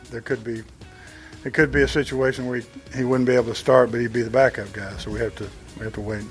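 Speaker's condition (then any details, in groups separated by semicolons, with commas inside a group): No condition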